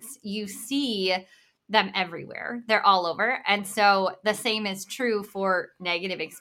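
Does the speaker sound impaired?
Yes: bilateral cleft lip and palate; congenital.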